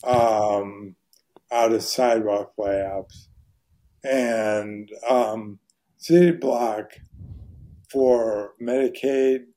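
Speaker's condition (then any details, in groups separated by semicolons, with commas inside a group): ALS; voice very hoarse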